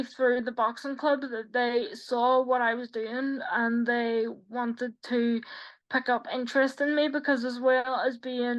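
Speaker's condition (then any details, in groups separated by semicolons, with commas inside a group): Quadriplegic cerebral palsy; quadriplegic, from birth, full-time wheelchair user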